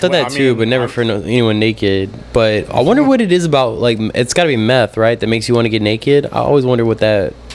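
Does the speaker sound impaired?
No.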